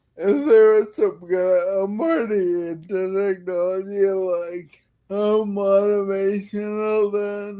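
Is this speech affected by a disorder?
Yes: Friedreich's ataxia; uses wheelchair.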